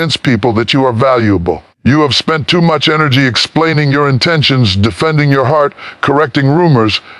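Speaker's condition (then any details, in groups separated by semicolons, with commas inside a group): No condition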